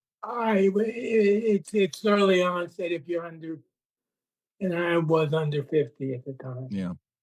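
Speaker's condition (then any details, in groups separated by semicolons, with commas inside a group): Parkinson's disease; implanted neurostimulator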